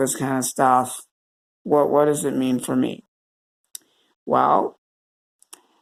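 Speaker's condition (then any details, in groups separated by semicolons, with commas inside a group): Cerebral palsy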